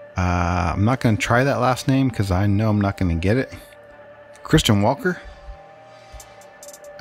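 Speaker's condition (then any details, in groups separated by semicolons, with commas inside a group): No condition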